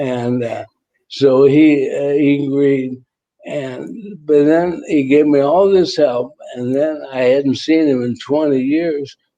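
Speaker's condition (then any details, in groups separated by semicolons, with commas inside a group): ALS; voice tires, needs rest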